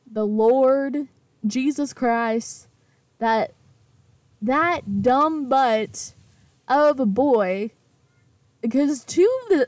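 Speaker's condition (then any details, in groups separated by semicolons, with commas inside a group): Stutter; stutter since age four; part-word repetitions, fillers, gets stuck on first word when saying own name; repeated words, prolonged sounds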